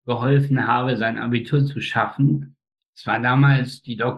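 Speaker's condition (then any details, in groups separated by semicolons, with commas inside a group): Spastic tetraparesis, spastic quadriplegia; practises piano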